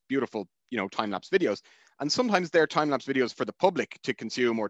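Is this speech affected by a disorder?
No.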